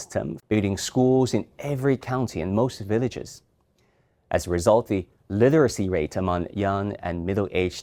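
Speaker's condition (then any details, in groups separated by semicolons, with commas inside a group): No condition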